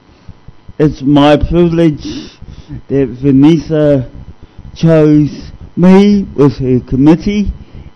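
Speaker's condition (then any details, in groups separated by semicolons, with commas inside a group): Cerebral palsy; discovered at age 2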